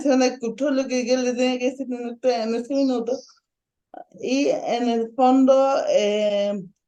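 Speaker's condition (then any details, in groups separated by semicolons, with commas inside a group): Ataxic cerebral palsy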